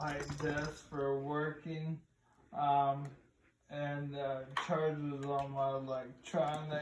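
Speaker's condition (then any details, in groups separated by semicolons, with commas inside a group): ALS; past early stages, needs lift chair, eye-gaze device; starting to lose voice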